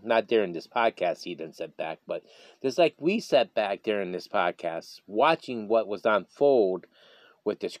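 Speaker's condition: No condition

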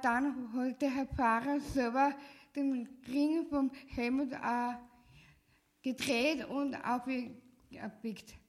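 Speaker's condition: Down syndrome; trisomy 21, chromosome 21 three times in almost every body cell, present from birth, lifelong; host Dominik briefly translates one of her remarks

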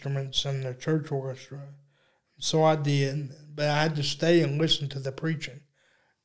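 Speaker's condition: Cerebral palsy; uses electric wheelchair

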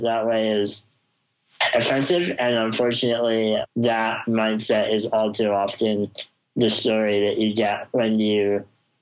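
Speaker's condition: Spinal muscular atrophy; congenital, progressive muscle wasting, legs, arms, jaw, tongue, never crawled, sat or walked unassisted, wheelchair since about two; wheelchair user, cannot move self, can be moved by others; jaw and tongue weakness affects talking, sounds mumbly, at times difficult to understand

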